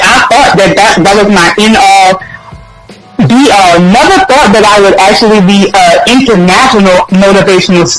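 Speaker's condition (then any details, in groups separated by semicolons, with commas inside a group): Stutter; stutter since age 3; repeated words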